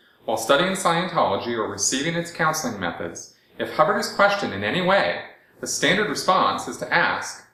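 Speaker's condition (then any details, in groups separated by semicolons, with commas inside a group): No condition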